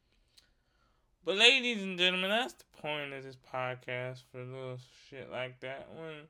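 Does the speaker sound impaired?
Yes: cerebral palsy; wheelchair user.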